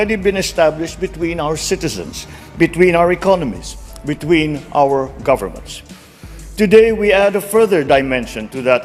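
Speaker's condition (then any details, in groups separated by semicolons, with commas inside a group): No condition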